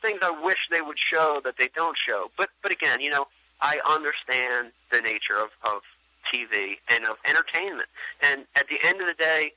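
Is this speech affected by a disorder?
No.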